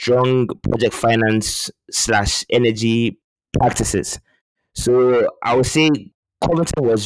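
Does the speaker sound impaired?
Yes: stammer; stammer since childhood, really bad growing up, one year of speech therapy as adult; two speech therapy courses in past year, weekly Toastmasters public speaking practice, openly discloses stammer; repeats or blocks on some words, fluency improved over time; here prolonged sounds.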